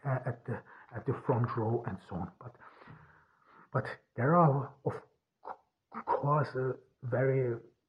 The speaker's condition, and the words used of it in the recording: Stuttering. There is indeed a difference between me speaking and singing.